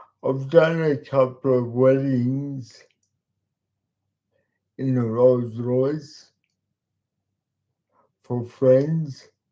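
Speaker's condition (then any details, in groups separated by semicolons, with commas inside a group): Cerebral palsy; talks slowly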